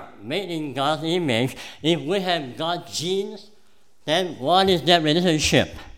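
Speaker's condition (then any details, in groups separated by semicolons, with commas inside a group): Cleft palate; congenital cleft palate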